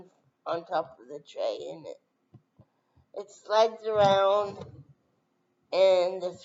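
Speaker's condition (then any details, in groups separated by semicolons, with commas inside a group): Brain injury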